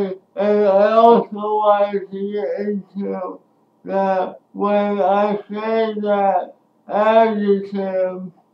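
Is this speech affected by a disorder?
Yes: speech impairment after birth surgery.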